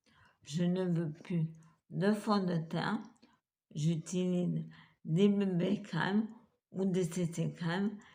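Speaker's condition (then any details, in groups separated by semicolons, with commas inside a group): Multiple sclerosis; wheelchair, hand difficulties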